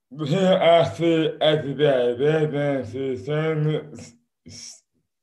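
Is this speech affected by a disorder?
Yes: dystonia; neurological movement disorder, caused by repeated rugby concussions and head knocks, affects speech and hands; slurred speech as first symptom, hands later involuntarily affected.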